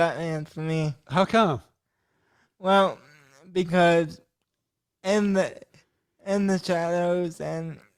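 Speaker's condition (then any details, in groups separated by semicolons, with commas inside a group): Cerebral palsy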